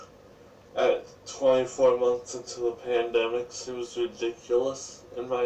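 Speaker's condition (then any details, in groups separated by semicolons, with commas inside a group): Cerebral palsy; speech may be hard to understand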